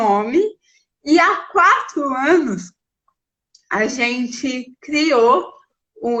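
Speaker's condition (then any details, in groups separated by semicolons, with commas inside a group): Cerebral palsy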